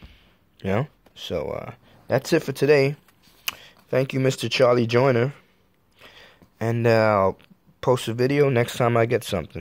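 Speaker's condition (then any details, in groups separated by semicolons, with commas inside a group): No condition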